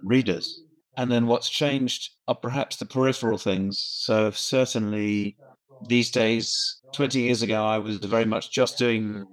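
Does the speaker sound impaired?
No.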